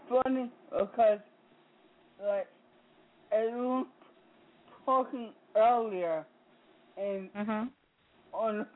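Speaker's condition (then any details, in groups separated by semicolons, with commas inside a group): Speech impediment; sees speech therapist, practices breathing by hosting Blog Talk Radio show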